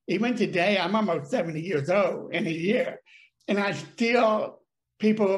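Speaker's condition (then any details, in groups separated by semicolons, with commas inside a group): Deafness; brain damage from birth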